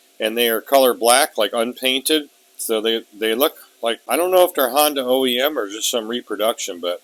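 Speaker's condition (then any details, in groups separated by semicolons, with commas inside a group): No condition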